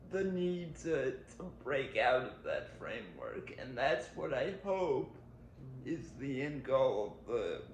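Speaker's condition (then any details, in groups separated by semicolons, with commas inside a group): Cerebral palsy; powered wheelchair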